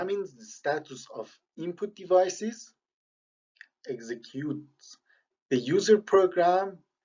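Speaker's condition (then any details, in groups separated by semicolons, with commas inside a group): No condition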